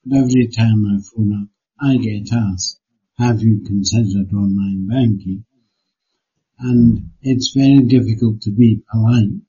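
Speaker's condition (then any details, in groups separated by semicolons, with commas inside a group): Parkinson's disease; Parkinson's disease diagnosed 2015, deep brain stimulation 2016, permanent tremor despite it; tends to slur words, speaks more slowly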